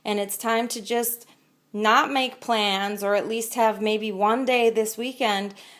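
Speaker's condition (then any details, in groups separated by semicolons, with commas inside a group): No condition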